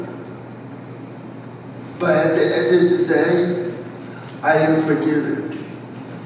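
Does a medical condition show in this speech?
Yes: cerebral palsy, spastic quadriplegia.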